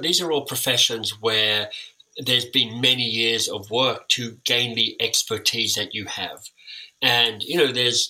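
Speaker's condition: Cleft lip and palate; orthodontic treatment

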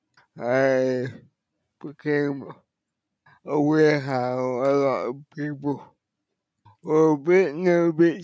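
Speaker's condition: Cerebral palsy; can walk short distances with help

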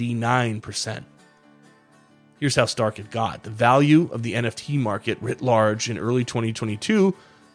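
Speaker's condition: No condition

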